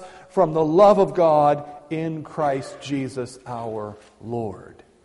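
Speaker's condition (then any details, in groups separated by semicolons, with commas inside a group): No condition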